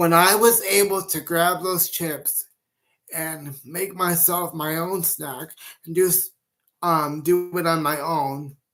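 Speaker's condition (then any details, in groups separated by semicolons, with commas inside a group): Cerebral palsy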